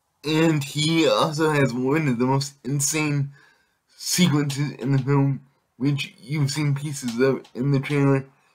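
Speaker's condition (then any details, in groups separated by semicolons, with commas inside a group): Cerebral palsy; able to speak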